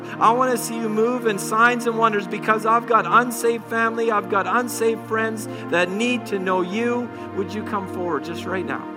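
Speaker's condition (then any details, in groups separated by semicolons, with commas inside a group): No condition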